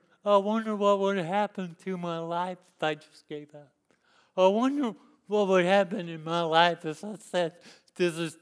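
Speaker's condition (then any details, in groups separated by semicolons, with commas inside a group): Cerebral palsy; lifelong disability since youth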